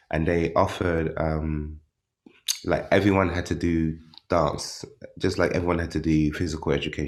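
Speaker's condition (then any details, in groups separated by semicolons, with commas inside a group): No condition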